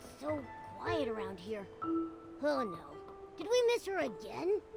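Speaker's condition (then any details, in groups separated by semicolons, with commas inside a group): No condition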